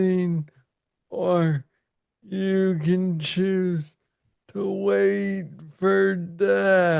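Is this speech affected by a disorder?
Yes: Parkinson's disease; young onset.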